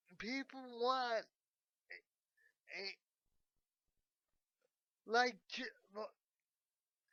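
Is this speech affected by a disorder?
Yes: cerebral palsy.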